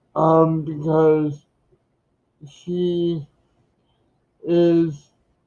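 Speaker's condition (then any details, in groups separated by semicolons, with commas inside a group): Cerebral palsy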